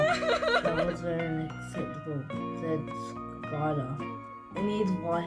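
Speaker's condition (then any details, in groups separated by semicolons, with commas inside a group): Cerebral palsy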